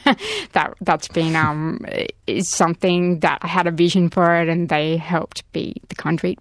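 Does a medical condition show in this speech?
Yes: profound deafness, progressive hearing loss, cochlear implants; born with moderate hearing loss about 30-40%, detected at three, total loss in 20s, bilateral cochlear implants; second implant last year after first, rehabilitation with surgeon, understands speech well even in noise.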